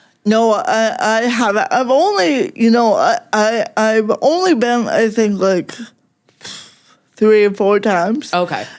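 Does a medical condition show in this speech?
Yes: cerebral palsy; speech most affected.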